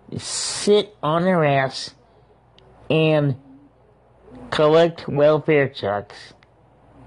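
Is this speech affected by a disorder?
Yes: cerebral palsy; cerebral palsy from birth.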